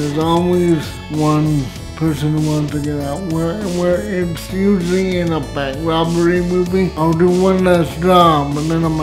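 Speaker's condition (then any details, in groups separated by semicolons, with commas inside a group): Cerebral palsy, spastic, severe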